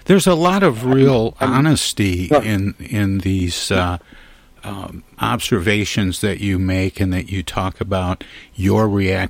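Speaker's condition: No condition

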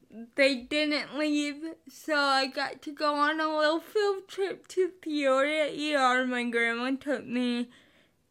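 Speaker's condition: Spastic cerebral palsy; mixed type, mostly spastic, involuntary jerking, needs sedation for MRI

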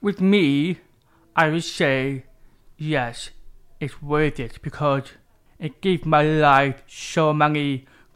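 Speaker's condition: Deafness with cochlear implants; age 26, hears nearby sounds not distant, therapy with Sarah using computer mouth-shape display ended

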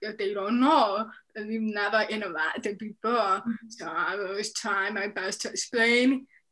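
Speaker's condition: Deafness, profound, severe; unknown cause

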